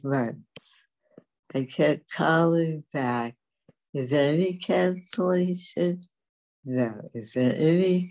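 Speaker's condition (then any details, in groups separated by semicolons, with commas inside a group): Dystonia; affects walking and speech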